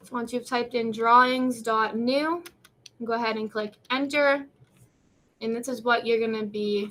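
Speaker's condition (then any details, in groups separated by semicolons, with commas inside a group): No condition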